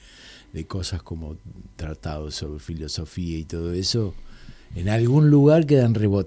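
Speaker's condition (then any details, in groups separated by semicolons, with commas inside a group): No condition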